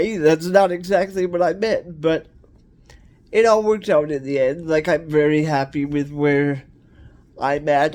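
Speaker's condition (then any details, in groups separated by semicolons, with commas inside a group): Cerebral palsy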